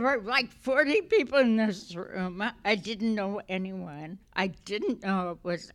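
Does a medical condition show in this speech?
Yes: essential tremor; essential tremor affecting voice; may be hard to understand.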